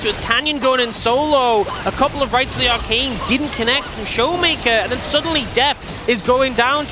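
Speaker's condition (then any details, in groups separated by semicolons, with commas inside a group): No condition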